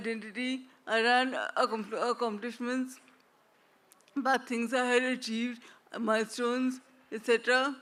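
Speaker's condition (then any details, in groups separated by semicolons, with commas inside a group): Traumatic brain injury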